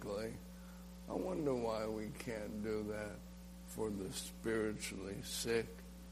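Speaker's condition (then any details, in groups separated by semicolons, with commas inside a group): ALS; ALS (amyotrophic lateral sclerosis, Lou Gehrig's), nerve disease attacking nerves and muscles; diagnosed last summer, end of life approaching, muscles quickly stopping working, legs affected, drops things; slurred, slow speech, choking, spitting, swallowing problems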